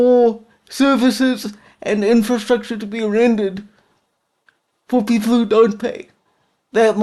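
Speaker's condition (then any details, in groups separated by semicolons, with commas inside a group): Quadriplegic cerebral palsy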